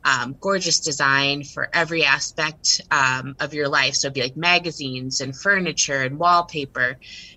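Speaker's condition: No condition

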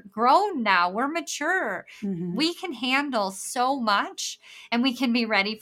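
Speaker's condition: Bilateral cleft lip and palate

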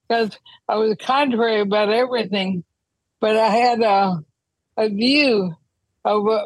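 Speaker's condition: ALS; wheelchair use when traveling

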